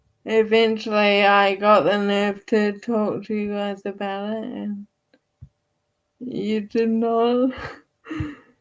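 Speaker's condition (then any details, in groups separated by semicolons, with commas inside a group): Friedreich's ataxia; wheelchair user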